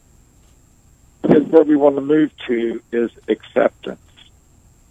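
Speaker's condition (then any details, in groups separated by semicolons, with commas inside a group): ALS; motor neuron loss, progressive paralysis, wheelchair user, sensation intact, pain from clothing seams and shirt wrinkles; nearly 20 years since onset, severe pain; barely able to speak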